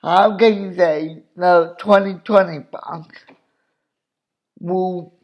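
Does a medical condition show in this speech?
Yes: cerebral palsy; obvious speech impediment.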